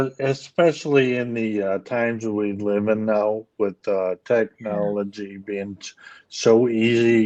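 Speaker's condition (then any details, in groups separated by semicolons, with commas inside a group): ALS; speech issues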